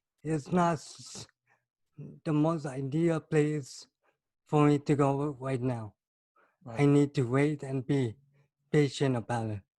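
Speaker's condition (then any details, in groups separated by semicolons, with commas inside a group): Cerebral palsy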